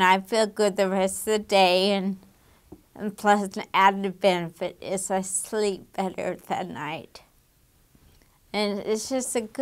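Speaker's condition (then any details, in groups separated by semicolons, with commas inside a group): Damaged diaphragm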